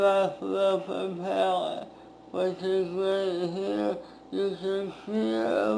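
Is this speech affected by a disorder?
Yes: speech impairment after birth surgery.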